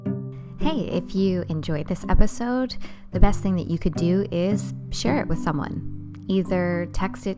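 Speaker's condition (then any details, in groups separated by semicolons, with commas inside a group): No condition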